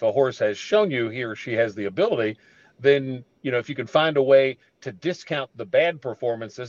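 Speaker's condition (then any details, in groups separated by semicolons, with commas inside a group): No condition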